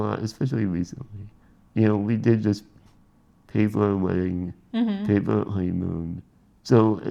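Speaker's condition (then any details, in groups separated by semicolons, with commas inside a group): Spinal muscular atrophy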